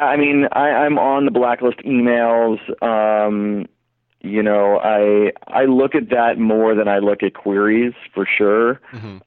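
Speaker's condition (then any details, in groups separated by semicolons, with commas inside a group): No condition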